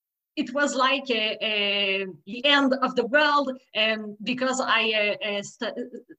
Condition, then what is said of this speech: Stuttering. I am a person who has stutter, I am very open about it and the people can hear me stutter.